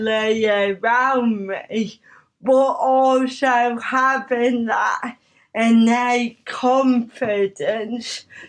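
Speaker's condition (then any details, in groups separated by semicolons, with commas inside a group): Cerebral palsy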